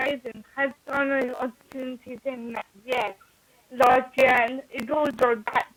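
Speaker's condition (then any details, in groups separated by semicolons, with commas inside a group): Cerebral palsy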